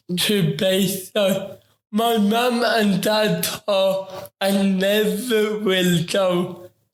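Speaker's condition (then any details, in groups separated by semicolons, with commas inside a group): Ataxic cerebral palsy; affects talking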